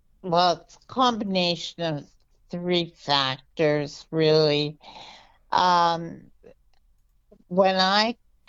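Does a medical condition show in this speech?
Yes: multiple sclerosis; diagnosed at age 17.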